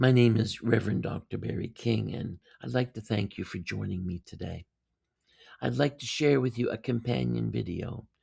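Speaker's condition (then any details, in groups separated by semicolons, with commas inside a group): No condition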